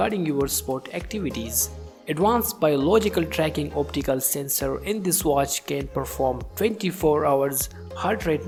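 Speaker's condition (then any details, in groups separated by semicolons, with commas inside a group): No condition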